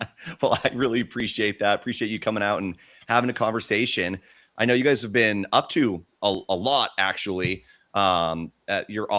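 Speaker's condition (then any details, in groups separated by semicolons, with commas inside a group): No condition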